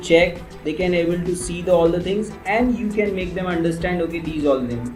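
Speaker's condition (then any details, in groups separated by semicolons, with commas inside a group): No condition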